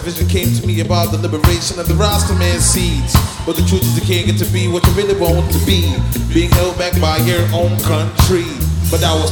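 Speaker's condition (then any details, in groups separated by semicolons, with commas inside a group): No condition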